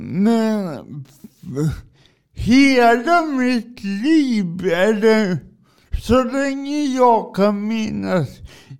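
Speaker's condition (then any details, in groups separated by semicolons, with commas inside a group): Cerebral palsy; drives adapted car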